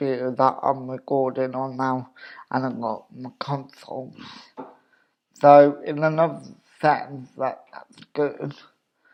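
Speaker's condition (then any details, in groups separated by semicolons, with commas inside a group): Cerebral palsy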